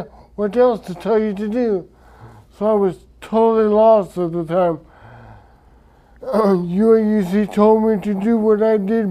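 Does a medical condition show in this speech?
Yes: traumatic brain injury; speech affected.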